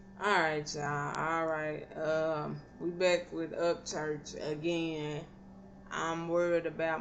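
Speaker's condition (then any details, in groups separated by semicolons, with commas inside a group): Cerebral palsy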